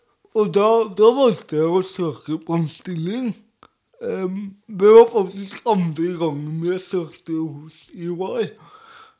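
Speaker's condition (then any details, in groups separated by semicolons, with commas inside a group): Cerebral palsy; speech difficulties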